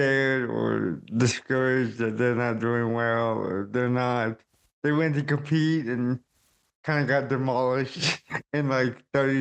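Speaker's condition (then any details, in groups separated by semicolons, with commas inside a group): Cerebral palsy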